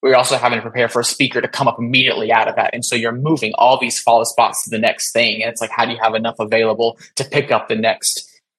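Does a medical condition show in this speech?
No.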